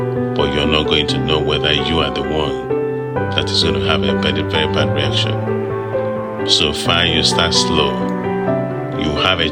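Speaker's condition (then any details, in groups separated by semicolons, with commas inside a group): No condition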